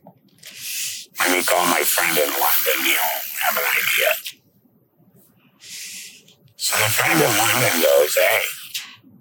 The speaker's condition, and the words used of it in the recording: Laryngectomy. It's hard for me as a laryngectomy to ignore that I'm in a laryngectomy and go through every day pressing on my neck and using my esophagus to talk because I don't have vocal cords.